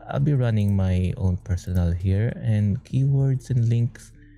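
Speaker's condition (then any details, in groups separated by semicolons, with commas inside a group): No condition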